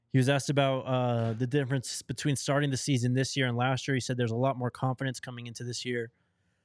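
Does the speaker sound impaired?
No.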